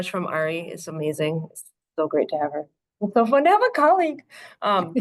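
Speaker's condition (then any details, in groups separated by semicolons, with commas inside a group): No condition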